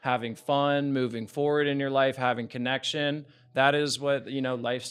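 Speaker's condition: No condition

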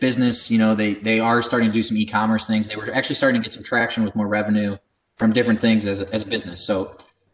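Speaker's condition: No condition

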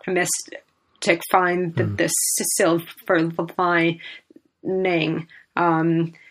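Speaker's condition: Stammering; described as a neurological condition; very variable, some days barely stammers, other days and situations stammers on nearly every syllable; repeated sounds, prolonged sounds

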